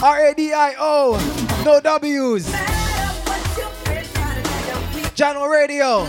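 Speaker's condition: No condition

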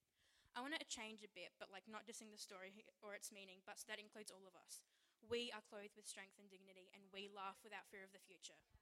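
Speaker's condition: No condition

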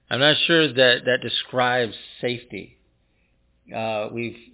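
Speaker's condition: No condition

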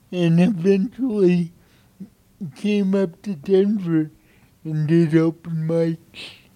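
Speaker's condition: Cerebral palsy; from birth, brain injury disrupting messages between brain and body, therapy in childhood; no medication

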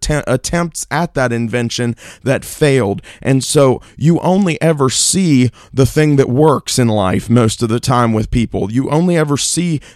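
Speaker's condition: No condition

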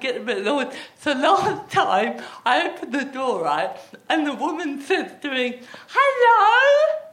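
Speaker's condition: Athetoid cerebral palsy; with myotonia and ataxia

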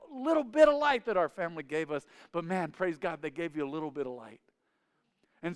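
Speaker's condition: No condition

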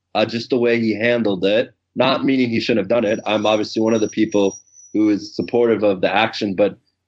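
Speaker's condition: No condition

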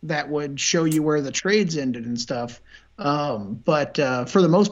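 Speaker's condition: No condition

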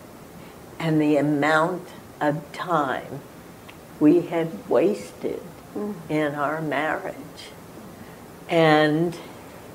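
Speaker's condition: Spasmodic dysphonia; throat cancer suspected

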